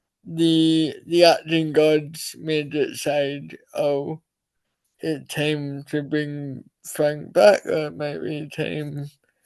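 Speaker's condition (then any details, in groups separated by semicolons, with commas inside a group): Cerebral palsy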